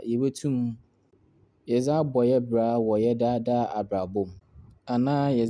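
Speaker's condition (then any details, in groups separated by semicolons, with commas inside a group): No condition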